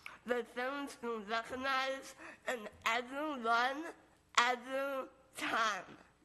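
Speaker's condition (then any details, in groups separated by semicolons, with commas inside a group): Moebius syndrome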